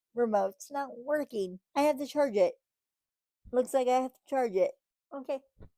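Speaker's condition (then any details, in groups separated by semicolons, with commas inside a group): Cerebral palsy, spastic; from birth, muscle spasms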